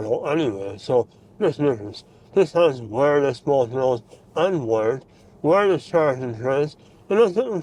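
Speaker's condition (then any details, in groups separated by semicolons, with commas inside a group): Mouth cancer surgery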